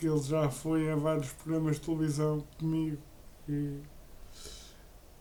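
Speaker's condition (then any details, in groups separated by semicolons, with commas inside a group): Cerebral palsy; uses a wheelchair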